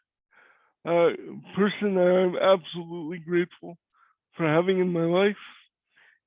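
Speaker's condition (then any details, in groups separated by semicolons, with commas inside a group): Cerebral palsy; cannot walk; voice is different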